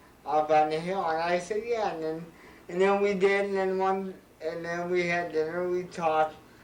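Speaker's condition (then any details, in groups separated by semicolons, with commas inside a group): Cerebral palsy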